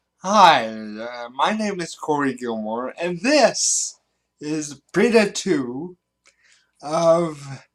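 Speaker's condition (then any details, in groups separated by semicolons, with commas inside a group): Cerebral palsy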